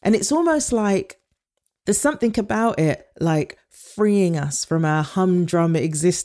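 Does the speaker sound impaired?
No.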